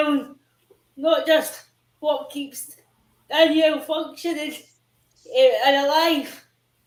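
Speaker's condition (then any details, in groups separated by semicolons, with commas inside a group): Cerebral palsy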